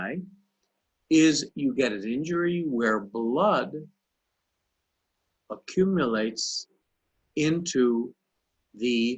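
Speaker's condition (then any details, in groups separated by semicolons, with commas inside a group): No condition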